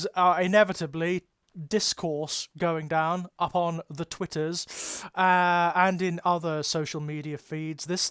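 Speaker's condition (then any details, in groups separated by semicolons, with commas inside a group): No condition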